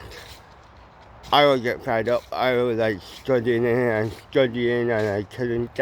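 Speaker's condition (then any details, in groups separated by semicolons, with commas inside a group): Cerebral palsy; mild, ataxic type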